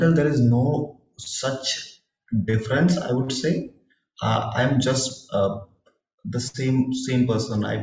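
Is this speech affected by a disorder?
Yes: stuttering; childhood onset, talked little while growing up, stopped avoiding stuttering in last 18-20 months; full acceptance of stuttering, public speaker, better at articulating views with more speaking exposure; variable, some situations without stuttering, stutters a lot in some social settings; here repeated words, blocks.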